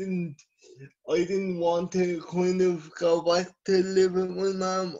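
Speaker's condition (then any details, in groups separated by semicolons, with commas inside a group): Cerebral palsy; from birth, scoliosis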